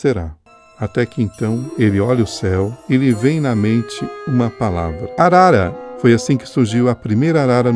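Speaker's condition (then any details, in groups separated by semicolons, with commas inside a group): No condition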